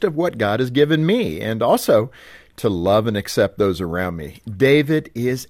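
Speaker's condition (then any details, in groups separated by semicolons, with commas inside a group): No condition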